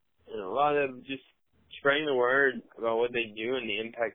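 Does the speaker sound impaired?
Yes: cerebral palsy; from birth, mild, used AFOs, SMAFOs, leg immobilizers, physical and occupational therapy, never forearm crutches; had speech therapy.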